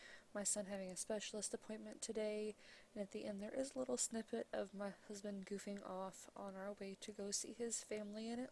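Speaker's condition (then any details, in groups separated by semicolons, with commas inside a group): No condition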